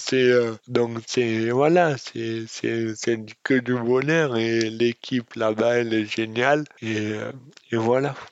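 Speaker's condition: Dystonia; congenital, from lack of brain oxygen at birth, diagnosed soon after, left forearm most affected; eloquence disorder caused by dystonia, alongside muscular disorder

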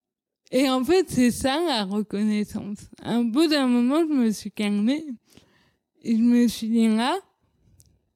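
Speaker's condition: Cerebral palsy; childhood speech

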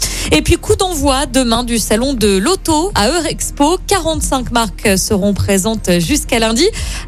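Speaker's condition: No condition

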